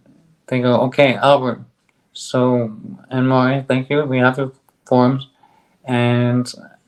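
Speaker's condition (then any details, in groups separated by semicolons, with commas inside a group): ALS; on drug, stronger bite, speaks better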